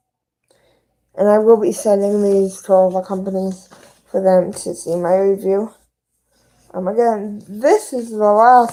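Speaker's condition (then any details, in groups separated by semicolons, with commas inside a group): Cerebral palsy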